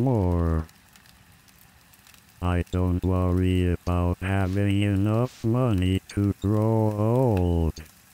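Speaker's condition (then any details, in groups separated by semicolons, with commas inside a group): Amyotrophic lateral sclerosis; bulbar onset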